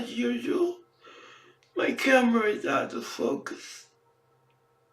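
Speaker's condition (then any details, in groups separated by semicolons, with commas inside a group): Facial palsy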